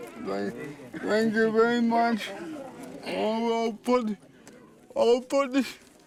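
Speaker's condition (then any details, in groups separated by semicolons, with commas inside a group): Cerebral palsy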